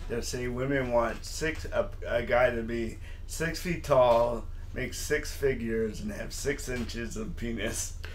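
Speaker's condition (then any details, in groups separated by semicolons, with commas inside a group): Cerebral palsy; lifelong atypical speech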